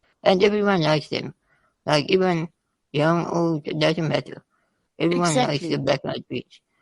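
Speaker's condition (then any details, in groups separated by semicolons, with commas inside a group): Spinal muscular atrophy type 2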